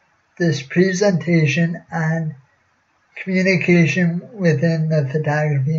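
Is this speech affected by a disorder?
Yes: cerebral palsy.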